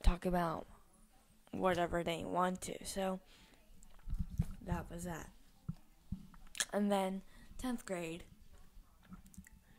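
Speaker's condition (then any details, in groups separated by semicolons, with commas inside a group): Cerebral palsy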